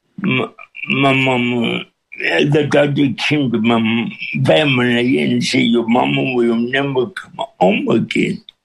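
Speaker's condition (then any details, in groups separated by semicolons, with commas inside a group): Cerebral palsy with speech impediment; audience followed within minutes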